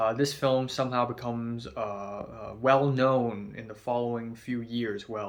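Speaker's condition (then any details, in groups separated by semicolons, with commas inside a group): No condition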